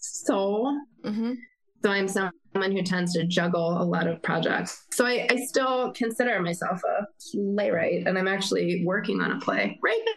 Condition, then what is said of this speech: Stuttering. I'm a person who stutters too, which was kind of a defining mark of my childhood.